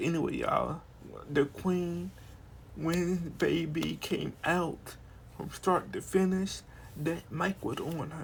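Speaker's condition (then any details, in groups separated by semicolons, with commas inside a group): Cerebral palsy; wheelchair user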